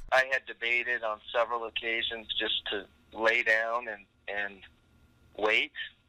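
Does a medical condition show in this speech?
No.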